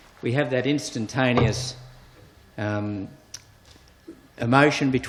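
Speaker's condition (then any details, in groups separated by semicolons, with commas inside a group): No condition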